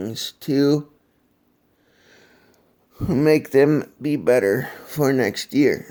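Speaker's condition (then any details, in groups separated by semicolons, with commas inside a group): Cerebral palsy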